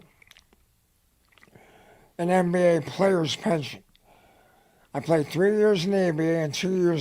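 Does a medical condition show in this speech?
Yes: head and neck cancer; dry throat, dry mouth.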